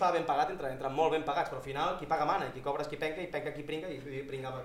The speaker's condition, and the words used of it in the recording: None; typical speech.